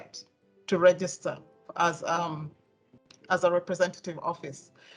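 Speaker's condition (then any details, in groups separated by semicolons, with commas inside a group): No condition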